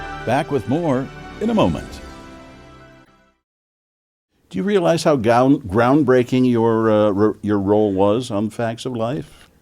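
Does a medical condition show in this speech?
No.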